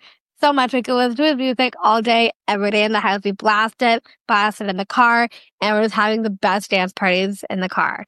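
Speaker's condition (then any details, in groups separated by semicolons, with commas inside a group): Down syndrome; duplicate of the 21st chromosome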